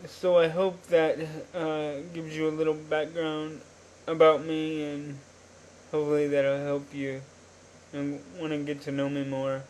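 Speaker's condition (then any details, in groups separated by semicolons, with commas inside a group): Cerebral palsy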